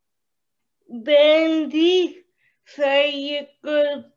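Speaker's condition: Cerebral palsy

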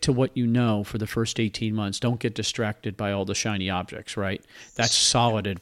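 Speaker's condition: No condition

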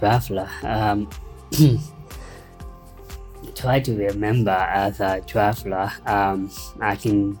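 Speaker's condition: Down syndrome; intellectual disability

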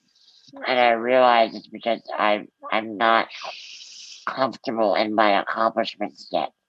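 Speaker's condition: Muscular dystrophy; collagen 6a3 mutation

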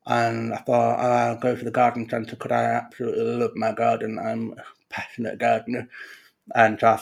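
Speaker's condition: Profound deafness; congenital profound deafness

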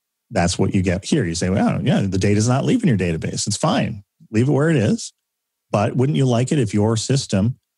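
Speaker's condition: No condition

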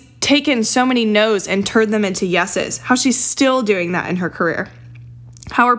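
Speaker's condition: No condition

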